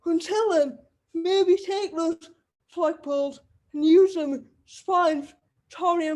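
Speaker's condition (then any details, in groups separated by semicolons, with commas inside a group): Cerebral palsy; wheelchair user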